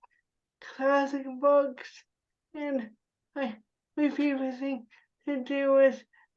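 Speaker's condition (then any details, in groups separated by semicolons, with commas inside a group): Cerebral palsy; spasticity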